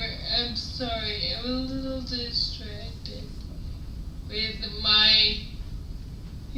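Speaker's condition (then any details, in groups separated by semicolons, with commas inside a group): Dysarthria; ataxic dysarthria from Friedreich's ataxia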